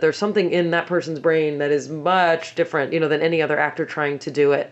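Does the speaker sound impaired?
No.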